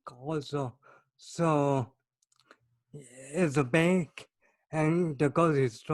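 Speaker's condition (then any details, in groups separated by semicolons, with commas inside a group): Cerebral palsy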